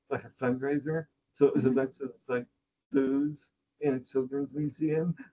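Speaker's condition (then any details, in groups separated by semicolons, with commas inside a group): Spinal muscular atrophy, type 2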